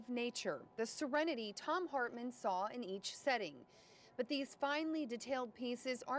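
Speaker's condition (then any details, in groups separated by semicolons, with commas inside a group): No condition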